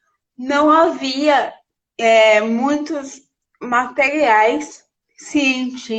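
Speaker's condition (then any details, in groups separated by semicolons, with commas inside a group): Cerebral palsy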